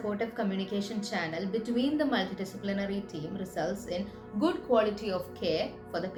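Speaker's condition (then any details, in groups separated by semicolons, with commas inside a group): No condition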